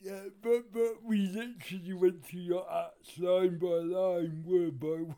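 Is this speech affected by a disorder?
Yes: cerebral palsy; wheelchair user.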